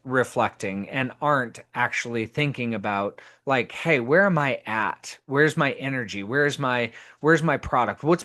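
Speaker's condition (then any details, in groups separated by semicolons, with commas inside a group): No condition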